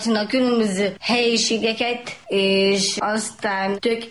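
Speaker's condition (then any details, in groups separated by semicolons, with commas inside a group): Down syndrome; congenital, chance genetic change, not detected prenatally, infant weakness, low muscle tone, breastfeeding difficulty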